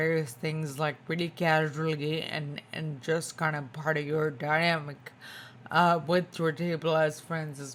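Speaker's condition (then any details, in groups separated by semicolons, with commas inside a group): Spinocerebellar ataxia type 2, SCA2; tongue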